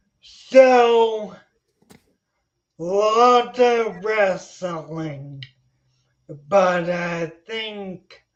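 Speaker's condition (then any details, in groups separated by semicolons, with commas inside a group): Spinocerebellar ataxia; progressive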